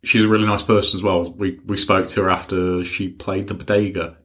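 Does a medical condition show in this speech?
No.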